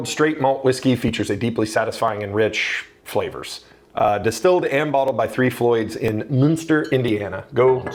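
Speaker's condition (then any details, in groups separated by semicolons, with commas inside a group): No condition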